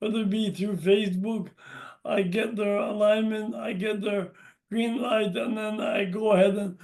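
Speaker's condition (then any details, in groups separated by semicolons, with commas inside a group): Brain injury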